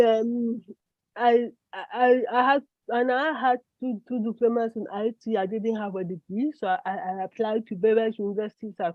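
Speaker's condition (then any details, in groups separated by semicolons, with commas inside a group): Cerebral palsy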